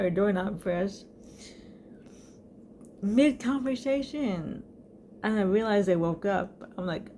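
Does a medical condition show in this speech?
Yes: cerebral palsy.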